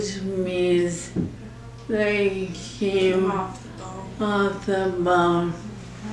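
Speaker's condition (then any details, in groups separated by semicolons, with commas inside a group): ALS; speech much declined, pronounced uncontrollable crying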